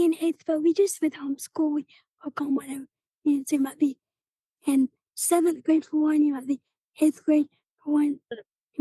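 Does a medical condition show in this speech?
Yes: cerebral palsy.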